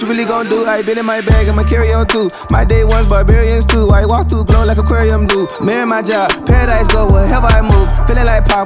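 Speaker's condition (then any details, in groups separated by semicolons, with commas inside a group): No condition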